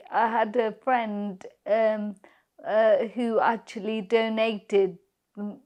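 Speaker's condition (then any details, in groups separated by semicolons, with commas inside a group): Multiple sclerosis; primary progressive type, impaired mobility; diagnosed 17 years ago, stem cell treatment, legs slightly better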